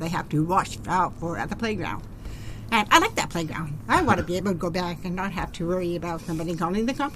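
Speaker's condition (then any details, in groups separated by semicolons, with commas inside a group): Profound deafness, genetic, profound; cochlear implants a couple years ago, bypass damaged nerve, formerly hearing aids, groups still hard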